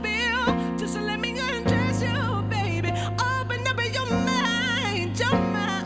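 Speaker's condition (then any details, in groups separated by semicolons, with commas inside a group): No condition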